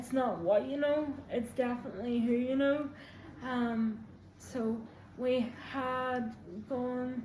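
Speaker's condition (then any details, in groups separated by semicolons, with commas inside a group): Quadriplegic cerebral palsy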